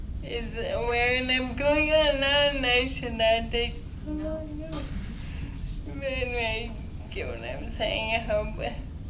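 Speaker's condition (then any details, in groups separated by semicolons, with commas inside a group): Dysarthria; ataxic dysarthria from Friedreich's ataxia, hereditary, scoliosis, back brace; diagnosed at 13, uses wheelchair, speech program 3 years; slurred speech, worse loud, variable days, pauses to breathe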